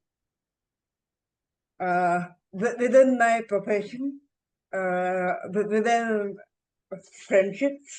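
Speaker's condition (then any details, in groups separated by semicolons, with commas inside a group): Encephalitis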